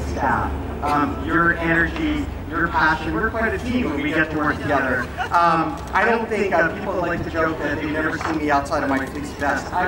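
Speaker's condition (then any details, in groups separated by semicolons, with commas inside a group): No condition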